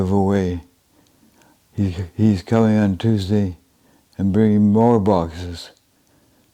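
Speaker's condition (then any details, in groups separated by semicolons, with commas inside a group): Advanced Parkinson's disease, severe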